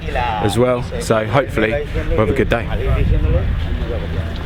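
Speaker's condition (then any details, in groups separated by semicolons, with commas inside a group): No condition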